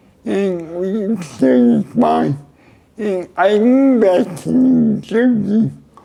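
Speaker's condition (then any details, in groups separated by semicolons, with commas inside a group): Cerebral palsy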